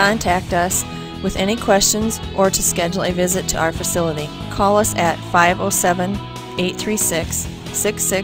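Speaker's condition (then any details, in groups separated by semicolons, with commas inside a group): No condition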